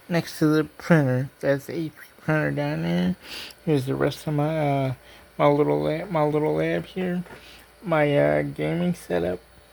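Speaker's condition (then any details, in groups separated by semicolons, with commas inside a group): Cerebral palsy; diplegia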